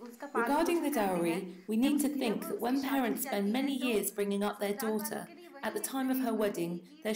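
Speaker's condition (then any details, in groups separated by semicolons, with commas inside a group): No condition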